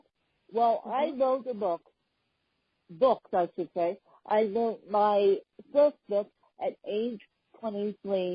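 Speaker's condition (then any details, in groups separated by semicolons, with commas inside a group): Hemiplegic cerebral palsy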